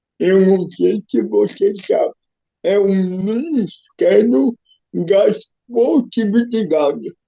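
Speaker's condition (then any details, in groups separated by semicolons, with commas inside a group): Cerebral palsy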